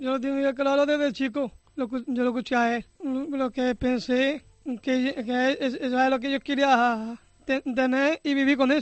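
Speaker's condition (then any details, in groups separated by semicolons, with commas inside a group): Down syndrome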